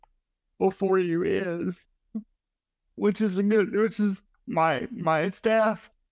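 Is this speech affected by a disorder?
Yes: cerebral palsy.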